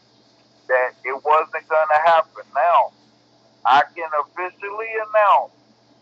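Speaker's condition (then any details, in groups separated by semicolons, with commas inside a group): Cerebral palsy; bedbound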